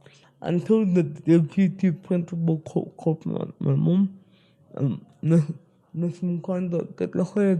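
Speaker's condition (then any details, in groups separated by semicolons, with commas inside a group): Spastic cerebral palsy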